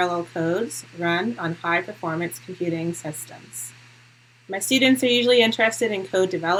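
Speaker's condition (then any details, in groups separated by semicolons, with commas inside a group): No condition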